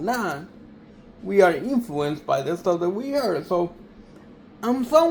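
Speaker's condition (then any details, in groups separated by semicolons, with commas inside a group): Cerebral palsy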